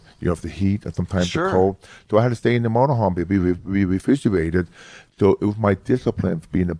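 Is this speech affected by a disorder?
Yes: hearing loss; formerly severe monotone speech, inflection improved by studying phonetics, New York accent.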